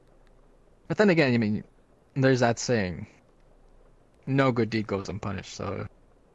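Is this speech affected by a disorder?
No.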